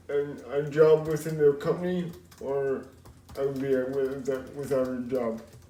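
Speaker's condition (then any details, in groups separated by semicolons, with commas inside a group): Cerebral palsy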